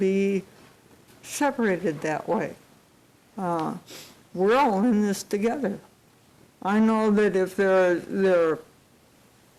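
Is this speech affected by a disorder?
Yes: cerebral palsy; unable to type.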